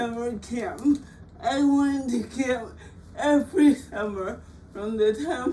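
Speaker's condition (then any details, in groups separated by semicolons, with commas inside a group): Cerebral palsy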